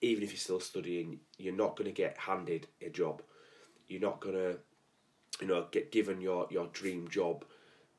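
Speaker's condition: No condition

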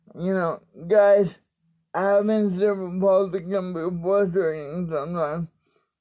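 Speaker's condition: Cerebral palsy, spastic quadriplegic; diagnosed at 8 months

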